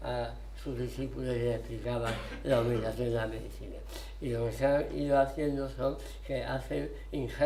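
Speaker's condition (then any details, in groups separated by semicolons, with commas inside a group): Tongue cancer, partial glossectomy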